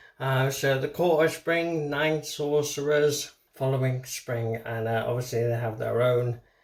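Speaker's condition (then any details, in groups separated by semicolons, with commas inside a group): Motor neuron disease; difficulty with fine hand tasks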